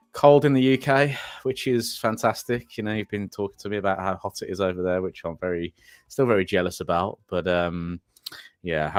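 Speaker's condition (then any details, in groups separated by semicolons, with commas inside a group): No condition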